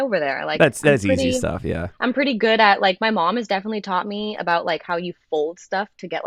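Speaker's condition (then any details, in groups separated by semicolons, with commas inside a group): No condition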